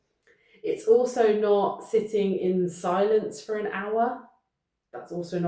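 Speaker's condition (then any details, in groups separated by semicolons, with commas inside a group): No condition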